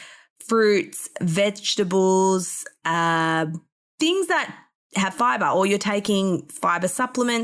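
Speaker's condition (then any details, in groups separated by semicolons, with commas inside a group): No condition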